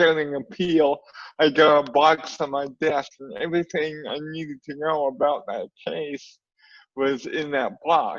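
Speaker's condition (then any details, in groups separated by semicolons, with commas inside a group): Cerebral palsy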